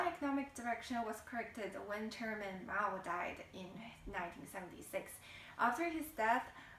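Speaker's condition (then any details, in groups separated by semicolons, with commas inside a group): No condition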